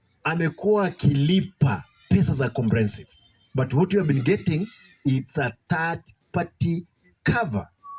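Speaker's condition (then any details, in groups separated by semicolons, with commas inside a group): No condition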